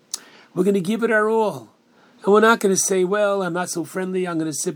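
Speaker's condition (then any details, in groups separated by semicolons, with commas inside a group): No condition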